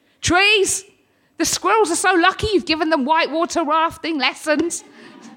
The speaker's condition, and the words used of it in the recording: Tourette syndrome. These episodes, which I call ticking fits, look seizure-like and need similar management.